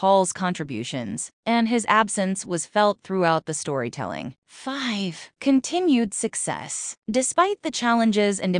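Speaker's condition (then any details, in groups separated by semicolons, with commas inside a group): No condition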